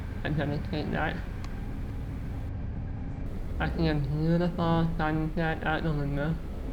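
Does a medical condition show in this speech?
Yes: muscular dystrophy.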